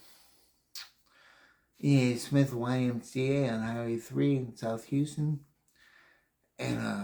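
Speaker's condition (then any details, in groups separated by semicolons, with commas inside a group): Brain injury; memory greatly affected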